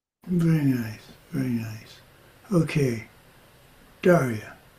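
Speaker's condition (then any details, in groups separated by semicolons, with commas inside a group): Parkinson's; progressing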